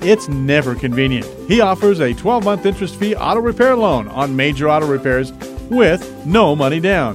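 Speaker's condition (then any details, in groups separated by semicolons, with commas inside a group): No condition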